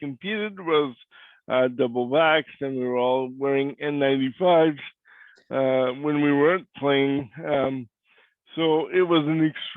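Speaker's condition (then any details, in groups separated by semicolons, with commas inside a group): Cerebral palsy; cannot walk; voice is different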